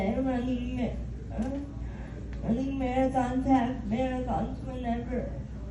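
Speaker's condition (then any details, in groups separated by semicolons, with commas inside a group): Cerebral palsy; spastic quadriplegia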